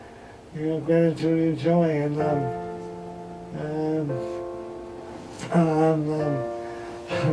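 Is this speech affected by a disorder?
Yes: ALS.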